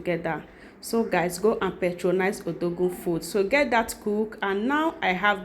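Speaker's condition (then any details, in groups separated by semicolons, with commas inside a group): No condition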